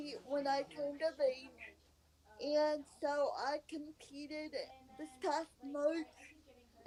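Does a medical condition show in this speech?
Yes: cerebral palsy.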